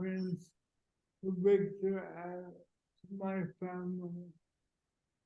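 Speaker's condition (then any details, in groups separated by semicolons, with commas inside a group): Cerebral palsy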